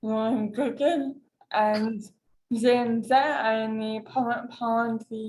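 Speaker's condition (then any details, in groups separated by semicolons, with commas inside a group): Cerebral palsy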